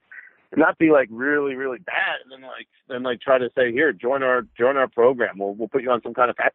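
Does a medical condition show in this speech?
No.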